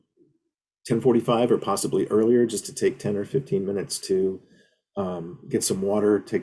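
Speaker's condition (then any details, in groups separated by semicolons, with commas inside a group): No condition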